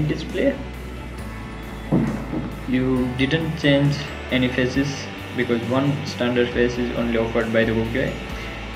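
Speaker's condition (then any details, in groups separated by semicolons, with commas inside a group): No condition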